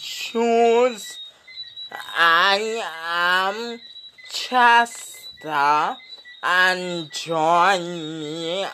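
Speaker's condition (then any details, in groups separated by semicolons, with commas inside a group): Speech impediment; no speech therapy yet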